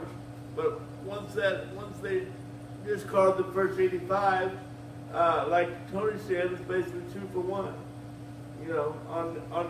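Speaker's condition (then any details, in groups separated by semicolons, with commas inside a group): Cerebral palsy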